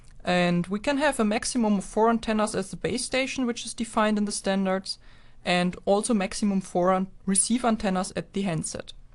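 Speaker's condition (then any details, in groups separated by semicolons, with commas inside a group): No condition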